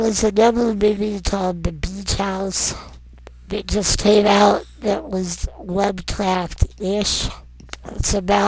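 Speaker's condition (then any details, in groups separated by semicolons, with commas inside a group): Non-progressive muscular dystrophy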